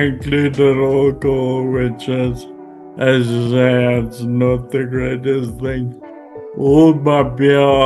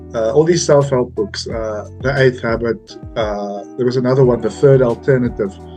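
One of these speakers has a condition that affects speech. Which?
The first: Friedreich's ataxia; neurodegenerative, affects mobility, balance, coordination, spasticity; ataxic dysarthria, standard speech recognition works only sometimes.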